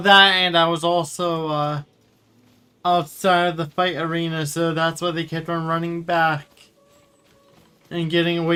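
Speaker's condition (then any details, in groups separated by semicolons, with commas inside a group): Cerebral palsy; wheelchair user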